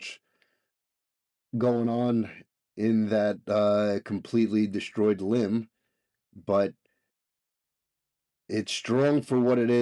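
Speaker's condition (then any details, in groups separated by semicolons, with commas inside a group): No condition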